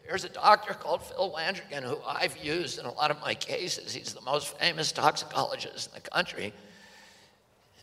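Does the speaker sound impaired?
Yes: spasmodic dystonia; not sick or upset.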